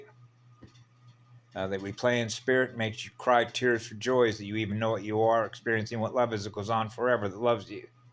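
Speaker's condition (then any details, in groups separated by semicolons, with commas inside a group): No condition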